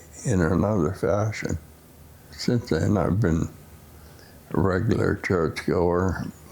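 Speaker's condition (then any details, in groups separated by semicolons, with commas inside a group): Essential tremor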